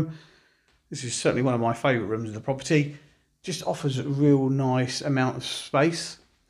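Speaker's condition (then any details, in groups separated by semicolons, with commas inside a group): No condition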